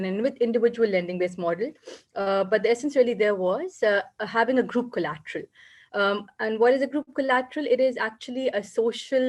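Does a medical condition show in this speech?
No.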